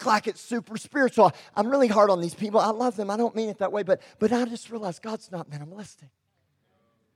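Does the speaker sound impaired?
Yes: cleft lip and palate; congenital, present from birth; preaches publicly, has preached in over 50 nations; expected never to be able to speak.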